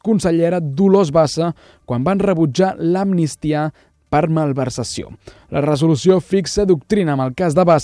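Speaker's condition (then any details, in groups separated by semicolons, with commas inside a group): No condition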